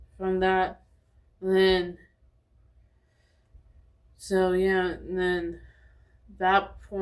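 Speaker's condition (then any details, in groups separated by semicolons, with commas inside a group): Cerebral palsy; brain damage, epilepsy, seizures since age one; diagnosed at age three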